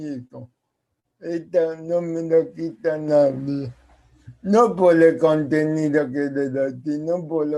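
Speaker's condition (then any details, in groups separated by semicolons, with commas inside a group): Cerebral palsy; speaks as if with potato in mouth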